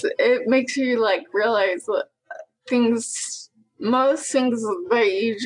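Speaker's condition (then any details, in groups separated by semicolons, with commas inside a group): Spinocerebellar ataxia 7, SCA7; affects balance and speech; diagnosed at age 13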